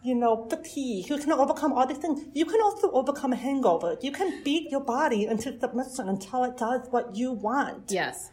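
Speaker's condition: Deafness; hearing impaired

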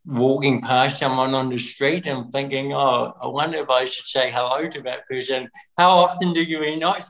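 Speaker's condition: Cerebral palsy; cerebral palsy since birth

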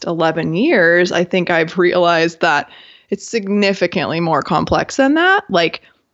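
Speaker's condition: No condition

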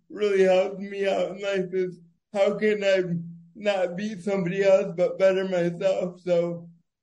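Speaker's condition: Cerebral palsy; congenital, born prematurely at 29 weeks, diagnosed within weeks, brain-muscle disconnect, worse lower in body, walks with walker; disorder described as making talking difficult, expected at diagnosis to probably never talk

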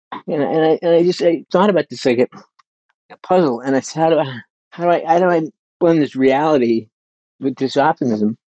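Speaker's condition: Young-onset Parkinson's disease; spinal surgery

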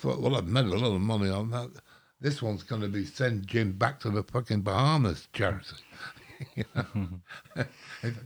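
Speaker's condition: Stroke; mini stroke since last podcast visit

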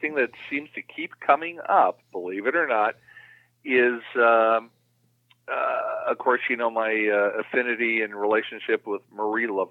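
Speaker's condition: No condition

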